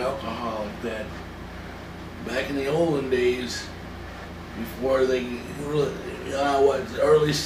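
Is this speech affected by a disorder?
Yes: cerebral palsy; from birth, muscle spasms and spasticity; cannabis for spasticity, sometimes uses wheelchair.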